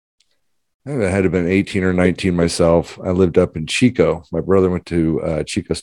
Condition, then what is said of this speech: None; typical speech.